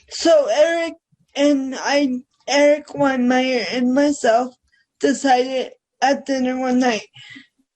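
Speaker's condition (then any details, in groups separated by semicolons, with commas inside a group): Cerebral palsy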